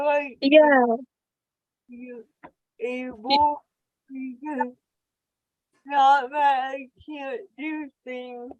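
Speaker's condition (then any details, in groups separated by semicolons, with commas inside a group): Cerebral palsy; much uncontrollable movement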